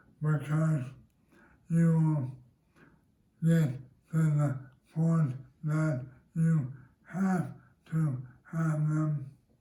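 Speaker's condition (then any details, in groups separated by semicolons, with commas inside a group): ALS; excess saliva, pauses, slower less clear speech, can swallow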